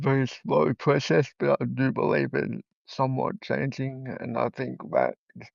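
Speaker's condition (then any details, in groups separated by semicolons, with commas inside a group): Cerebral palsy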